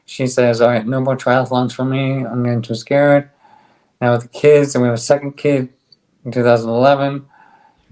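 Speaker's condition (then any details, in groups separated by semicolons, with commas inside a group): ALS; on drug, stronger bite, speaks better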